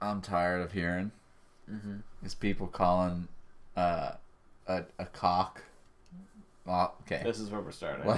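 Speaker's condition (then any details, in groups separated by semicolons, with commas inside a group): No condition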